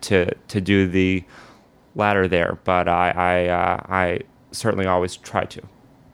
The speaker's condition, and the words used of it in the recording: Stuttering. I feel like you have the most comfortable and confident speech I think I've ever heard.